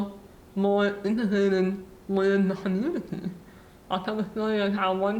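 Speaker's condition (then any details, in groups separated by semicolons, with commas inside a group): Muscular dystrophy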